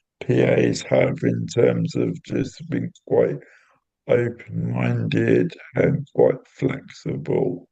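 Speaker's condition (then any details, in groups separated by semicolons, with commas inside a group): Cerebral palsy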